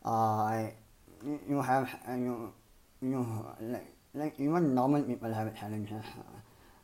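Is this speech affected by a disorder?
Yes: cleft palate and lip; misaligned jaws.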